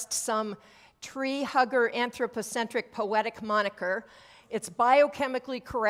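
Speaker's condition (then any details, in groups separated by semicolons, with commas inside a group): No condition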